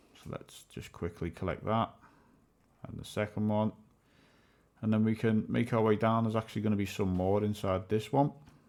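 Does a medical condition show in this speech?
No.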